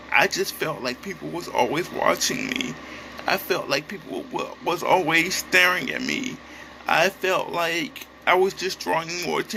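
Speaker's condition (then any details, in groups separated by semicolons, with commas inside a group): Cerebral palsy; affected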